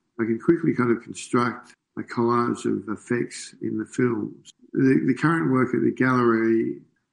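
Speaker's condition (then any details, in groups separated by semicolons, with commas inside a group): Parkinson's disease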